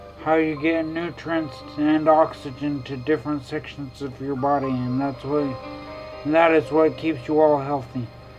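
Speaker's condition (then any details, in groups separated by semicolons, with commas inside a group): Traumatic brain injury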